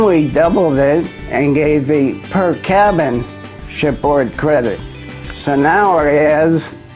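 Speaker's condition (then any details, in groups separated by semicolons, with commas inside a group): Lou Gehrig's disease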